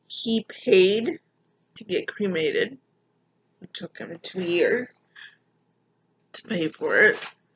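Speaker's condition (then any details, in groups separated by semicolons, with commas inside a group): Mild cerebral palsy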